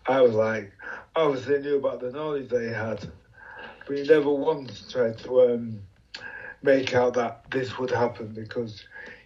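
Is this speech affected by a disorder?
Yes: motor neuron disease; first physiotherapist Amy Parkes, occupational therapist help with gadgetry; followed by MND, respiratory and long-term ventilation teams at Preston.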